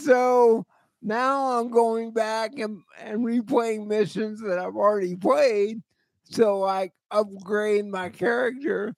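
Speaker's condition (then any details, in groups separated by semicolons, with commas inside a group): Cerebral palsy; voice always shot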